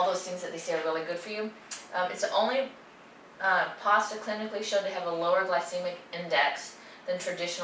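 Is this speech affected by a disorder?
No.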